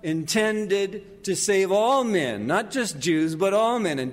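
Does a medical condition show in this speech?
No.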